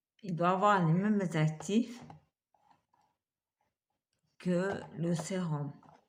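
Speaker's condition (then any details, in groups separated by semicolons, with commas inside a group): Multiple sclerosis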